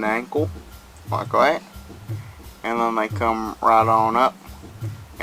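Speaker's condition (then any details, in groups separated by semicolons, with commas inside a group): No condition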